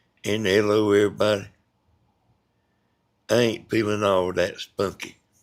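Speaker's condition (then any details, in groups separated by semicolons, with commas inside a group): Brain bleed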